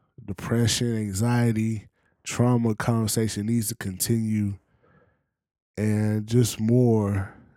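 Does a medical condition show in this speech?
No.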